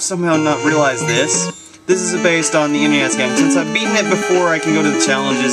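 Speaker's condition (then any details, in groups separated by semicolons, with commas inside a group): No condition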